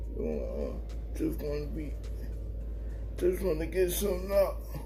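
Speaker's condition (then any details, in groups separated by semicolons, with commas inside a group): Cerebral palsy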